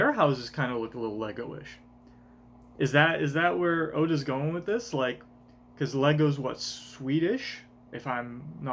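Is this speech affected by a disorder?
No.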